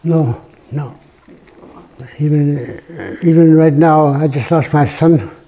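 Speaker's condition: Parkinson's; difficulty talking, halting speech with repeated words

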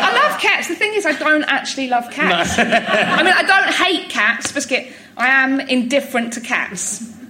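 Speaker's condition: Tourette's syndrome; neurological tic disorder, believed inherited, tics since about age six, intensified in early twenties; tics highly noticeable, fluctuate and change over life; frequent vocal tics interrupting sentences, hedgehog, random phrases, occasional swearing, noises

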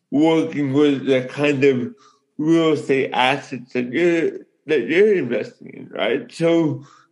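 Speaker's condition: Cerebral palsy

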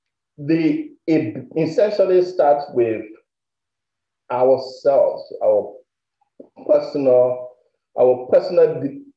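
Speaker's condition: Stuttering; lifelong stuttering, also called stammering; still stutters at times; sometimes cannot say own name to introduce self; prolonged sounds

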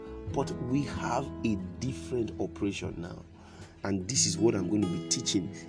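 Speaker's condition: No condition

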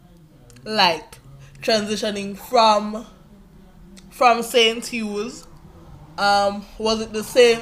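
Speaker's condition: Cerebral palsy

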